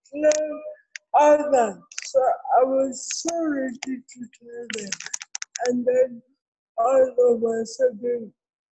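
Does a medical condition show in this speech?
Yes: cerebral palsy; from birth in Kenya, did not cry or breathe at birth, incubator for weeks, medical negligence; therapy since six months old, ongoing; other children thought talking different in childhood.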